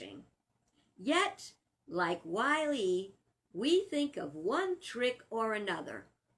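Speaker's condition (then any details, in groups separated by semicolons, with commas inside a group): No condition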